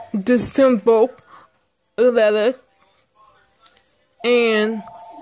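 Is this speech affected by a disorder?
Yes: speech impairment.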